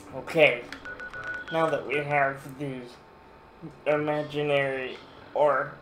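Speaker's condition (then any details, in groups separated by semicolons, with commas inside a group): Cerebral palsy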